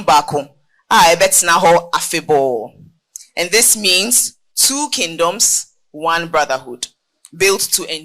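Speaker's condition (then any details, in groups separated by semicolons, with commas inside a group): No condition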